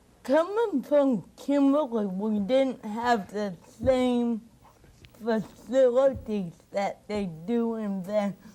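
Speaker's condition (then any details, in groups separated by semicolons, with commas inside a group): Cerebral palsy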